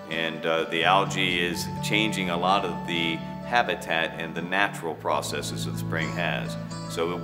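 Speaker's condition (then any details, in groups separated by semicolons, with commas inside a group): No condition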